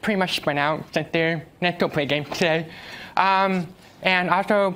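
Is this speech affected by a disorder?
Yes: deafness; cannot follow game voice chat or spoken cues amid noise.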